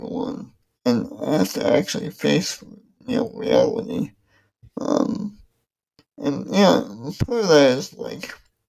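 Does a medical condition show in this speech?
Yes: ALS; ALS diagnosed at age 27, gradual changes before diagnosis, nervous system disease weakening muscles; 10 years since diagnosis, in second decade, slowly and gradually worn down; speech affected, mouth function impaired, affects reading aloud.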